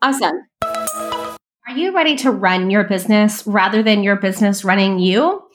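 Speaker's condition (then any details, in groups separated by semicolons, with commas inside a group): No condition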